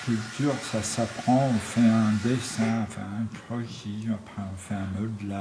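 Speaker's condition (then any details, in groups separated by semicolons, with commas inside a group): Tongue cancer; tracheostomy after surgery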